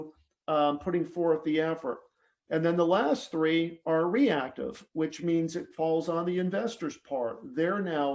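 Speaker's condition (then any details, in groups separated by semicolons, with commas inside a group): No condition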